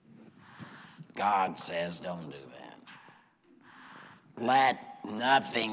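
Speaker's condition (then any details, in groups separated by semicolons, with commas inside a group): Laryngectomy; says used to serve God with voice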